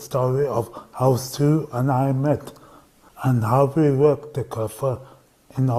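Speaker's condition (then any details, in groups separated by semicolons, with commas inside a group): Cerebral palsy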